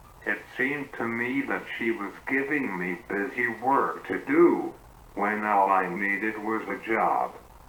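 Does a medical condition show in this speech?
Yes: cerebral palsy; uses wheelchair.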